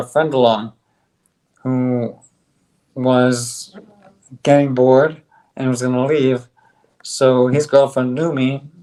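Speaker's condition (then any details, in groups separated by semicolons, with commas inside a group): ALS; on drug, stronger bite, speaks better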